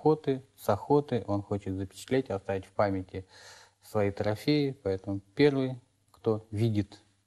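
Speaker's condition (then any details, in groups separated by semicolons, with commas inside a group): No condition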